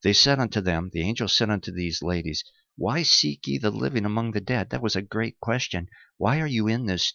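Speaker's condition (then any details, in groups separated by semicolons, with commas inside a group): No condition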